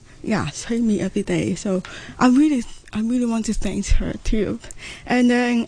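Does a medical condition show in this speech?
Yes: profound deafness, congenital profound hearing loss; profound hearing loss from premature birth at eight months, not genetic, diagnosed near age one; speech therapy from age one, weekly speech training, daily training by mother.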